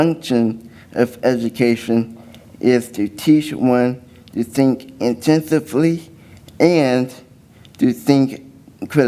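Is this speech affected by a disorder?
Yes: cerebral palsy.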